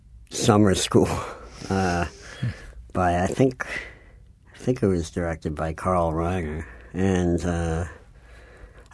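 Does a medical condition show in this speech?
Yes: cleft palate.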